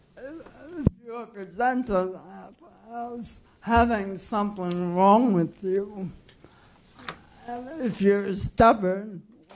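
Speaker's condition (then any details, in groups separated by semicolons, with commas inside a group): Cerebral palsy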